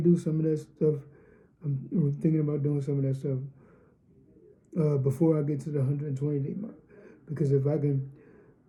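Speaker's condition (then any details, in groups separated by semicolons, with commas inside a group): Cerebral palsy, spastic diplegia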